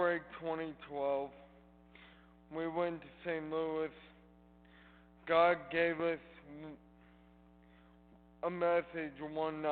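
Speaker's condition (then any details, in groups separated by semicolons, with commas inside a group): Cerebral palsy; from birth, mostly legs, selective dorsal rhizotomy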